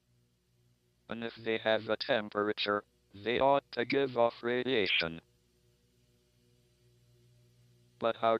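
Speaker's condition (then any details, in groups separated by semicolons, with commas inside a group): ALS, speech-generating device; given 2.5 years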